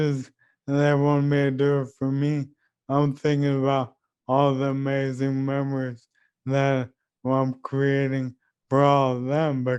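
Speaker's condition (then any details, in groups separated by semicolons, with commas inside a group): ALS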